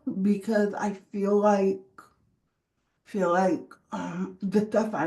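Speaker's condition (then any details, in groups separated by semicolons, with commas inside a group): Cerebral palsy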